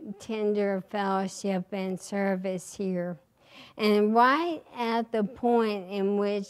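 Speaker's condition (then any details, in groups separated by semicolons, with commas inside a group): ALS; recently diagnosed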